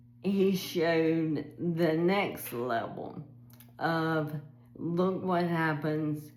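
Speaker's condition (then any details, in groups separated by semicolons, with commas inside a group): ALS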